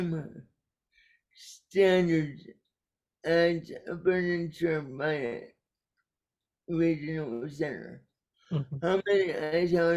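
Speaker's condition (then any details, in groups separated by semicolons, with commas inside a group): Cerebral palsy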